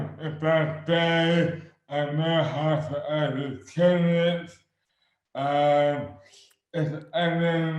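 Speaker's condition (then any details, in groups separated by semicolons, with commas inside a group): Dystonia; affects hands and speech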